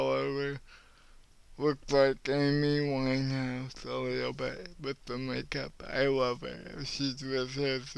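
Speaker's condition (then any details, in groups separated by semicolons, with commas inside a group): Cerebral palsy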